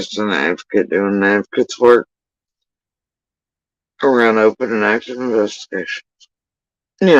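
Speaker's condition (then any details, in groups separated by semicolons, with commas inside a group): Facial paralysis after surgery; tongue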